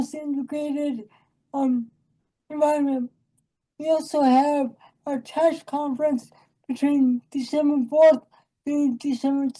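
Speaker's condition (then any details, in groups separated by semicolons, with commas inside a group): Cerebral palsy; from birth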